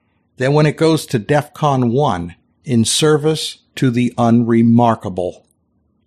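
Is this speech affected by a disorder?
No.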